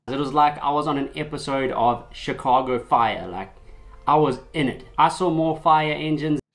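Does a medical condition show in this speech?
No.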